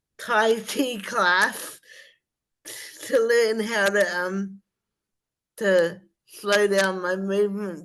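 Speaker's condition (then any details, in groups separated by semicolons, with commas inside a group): Spastic cerebral palsy; aged 52, practising slower movements and rib breathing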